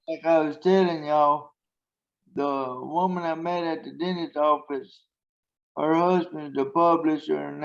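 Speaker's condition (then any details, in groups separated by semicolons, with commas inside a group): Traumatic brain injury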